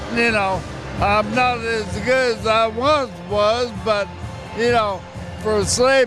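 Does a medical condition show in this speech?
Yes: ALS; ALS (Lou Gehrig's disease), diagnosed earlier this year; very minor stages per doctor, still able to get around and do usual things.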